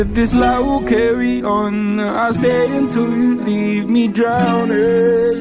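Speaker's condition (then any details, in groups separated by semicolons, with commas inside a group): No condition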